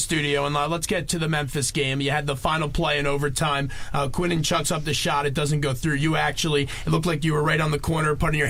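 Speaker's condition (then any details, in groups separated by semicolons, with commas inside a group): No condition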